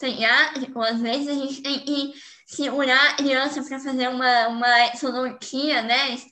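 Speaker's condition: Cleft lip and palate; residual hypernasality, nasal air escape likely to increase after surgery, voice still needs improvement

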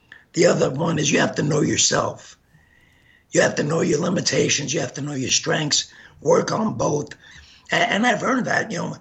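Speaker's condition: Gunshot injury to voice box; shot 15 times

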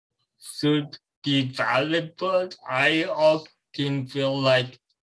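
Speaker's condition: Cerebral palsy

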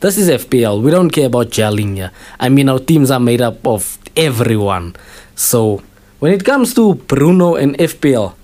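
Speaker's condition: No condition

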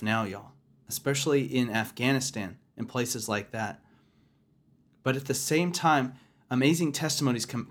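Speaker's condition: No condition

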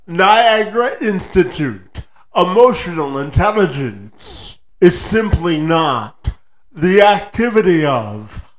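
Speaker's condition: Cerebral palsy; from birth

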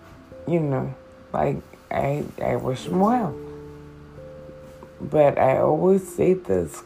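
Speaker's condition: Stroke with stutter; physical therapy

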